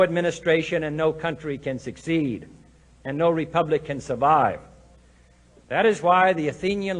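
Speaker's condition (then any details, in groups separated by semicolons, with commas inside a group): No condition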